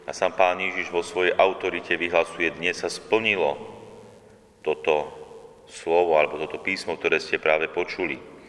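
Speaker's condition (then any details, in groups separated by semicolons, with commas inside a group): No condition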